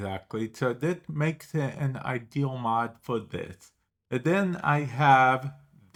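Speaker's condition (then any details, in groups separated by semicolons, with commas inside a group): Cerebral palsy; affects speech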